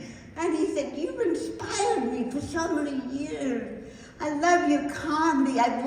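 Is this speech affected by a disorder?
Yes: cerebral palsy; broken neck C1 to C7; Botox injections in neck every three months.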